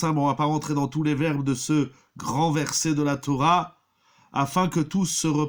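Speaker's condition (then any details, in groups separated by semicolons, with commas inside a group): No condition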